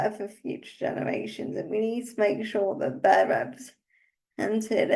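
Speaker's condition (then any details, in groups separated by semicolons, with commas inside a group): Cerebral palsy; uses wheelchair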